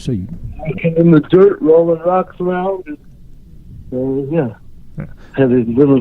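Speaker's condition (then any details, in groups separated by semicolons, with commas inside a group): Cerebral palsy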